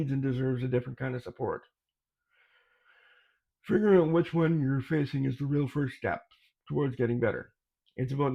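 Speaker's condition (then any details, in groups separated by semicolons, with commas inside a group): No condition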